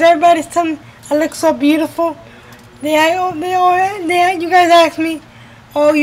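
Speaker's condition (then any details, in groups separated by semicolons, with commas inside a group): Cerebral palsy; uses a wheelchair, had surgery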